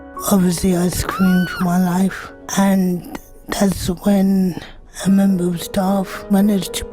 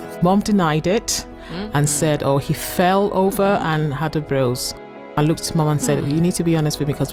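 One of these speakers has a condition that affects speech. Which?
The first: cerebral palsy; premature birth, ventilator at birth.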